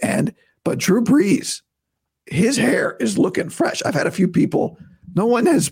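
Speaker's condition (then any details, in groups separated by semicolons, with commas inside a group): Vocal cord surgery recovery; talking painless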